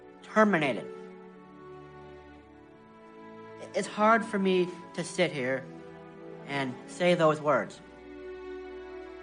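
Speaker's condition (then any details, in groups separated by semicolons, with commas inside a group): Down syndrome; adult man, congenital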